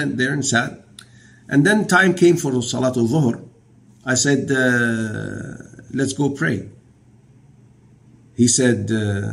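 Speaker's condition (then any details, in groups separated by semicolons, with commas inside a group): No condition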